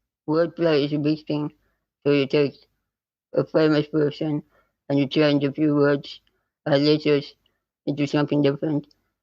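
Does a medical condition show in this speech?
Yes: spinal muscular atrophy type 2.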